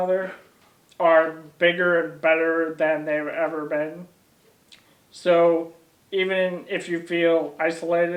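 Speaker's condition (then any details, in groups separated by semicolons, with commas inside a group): ALS; onset in legs, then arms, then core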